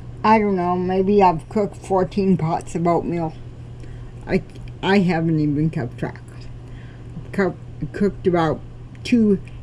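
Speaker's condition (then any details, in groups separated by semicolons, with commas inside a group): Cerebral palsy; cannot walk, crawls to get around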